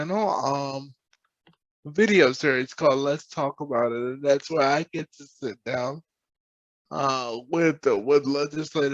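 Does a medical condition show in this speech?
Yes: cerebral palsy; present from birth.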